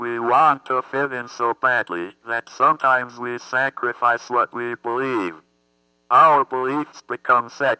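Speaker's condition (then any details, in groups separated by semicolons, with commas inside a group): Athetoid cerebral palsy; motor brain injury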